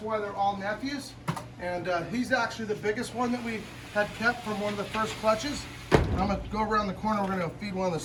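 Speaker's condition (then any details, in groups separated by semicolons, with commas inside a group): No condition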